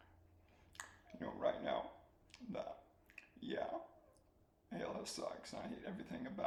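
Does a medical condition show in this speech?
Yes: ALS; soft spoken, swallowing getting harder.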